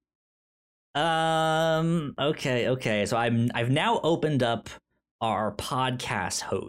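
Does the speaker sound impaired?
Yes: stutter; stutter since childhood, cause unknown, explained as brain moving faster than mouth, speech therapy in elementary school; stutters when talking; here repeated words, prolonged sounds.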